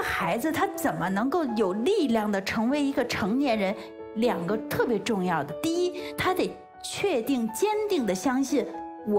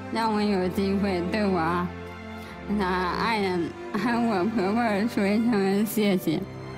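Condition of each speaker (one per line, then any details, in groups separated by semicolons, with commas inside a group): No condition
ALS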